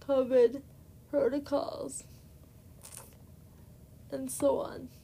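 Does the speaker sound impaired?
Yes: cerebral palsy; since birth, physical disability; trouble getting words out, speaking only two words at a time.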